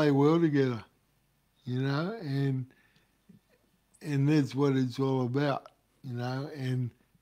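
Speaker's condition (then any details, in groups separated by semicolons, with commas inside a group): Cerebral palsy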